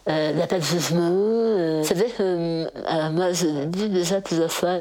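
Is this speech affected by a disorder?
Yes: total glossectomy; base of tongue cancer, flap necrosis, ventilator via tracheostomy, temporary laryngectomy, nasogastric tube; eats everything perfectly again; voice deeper before diagnosis, incomprehensible after surgery, intensive speech therapy at CRIL, sister understood.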